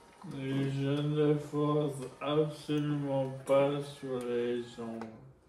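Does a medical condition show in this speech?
Yes: ALS (maladie de Charcot).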